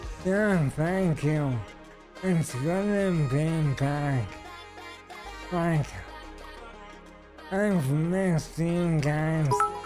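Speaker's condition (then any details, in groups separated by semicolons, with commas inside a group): ALS; stem cell treatment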